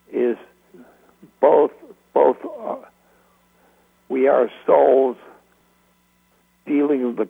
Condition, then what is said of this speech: Aphasia. Ladies and gentlemen, you're going to have to put up a silence because I have aphasia.